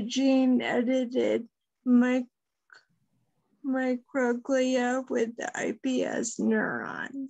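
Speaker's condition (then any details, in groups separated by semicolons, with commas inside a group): Friedreich's ataxia; diagnosed about 20 years ago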